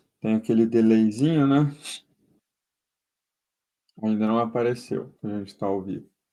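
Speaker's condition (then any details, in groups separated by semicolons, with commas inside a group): No condition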